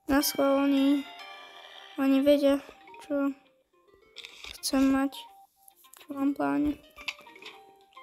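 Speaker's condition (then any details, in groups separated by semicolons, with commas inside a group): No condition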